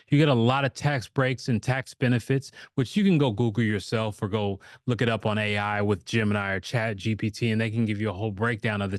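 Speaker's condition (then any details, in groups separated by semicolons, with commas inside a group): No condition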